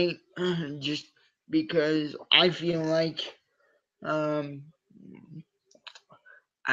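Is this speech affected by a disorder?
Yes: cerebral palsy; from birth, uses wheelchair.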